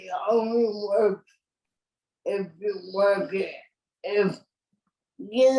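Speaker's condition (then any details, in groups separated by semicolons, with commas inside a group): Cerebral palsy; present from birth, premature; age 51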